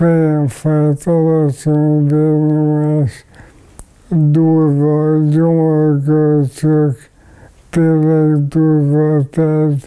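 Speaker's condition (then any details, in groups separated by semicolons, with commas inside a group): ALS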